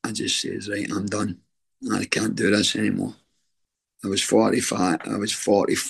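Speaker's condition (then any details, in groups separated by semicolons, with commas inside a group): Throat cancer treatment effects, stage 4 throat cancer; managed with doctor's medication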